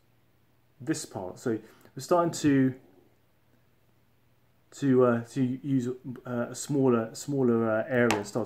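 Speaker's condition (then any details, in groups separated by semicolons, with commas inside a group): No condition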